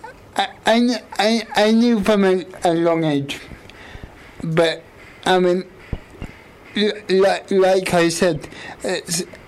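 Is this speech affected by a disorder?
Yes: quadriplegic cerebral palsy; all four limbs affected, right side worse than left, wheelchair bound, 24-hour care; age 28; obvious speech impediment, quite a bit of effort to speak and shape words, considers self understandable.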